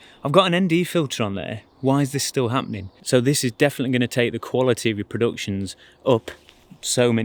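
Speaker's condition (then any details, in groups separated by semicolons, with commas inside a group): No condition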